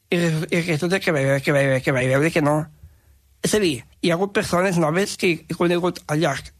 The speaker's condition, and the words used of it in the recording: Down syndrome. Que jo no tinc per què expressar-me de la mateixa manera que els altres.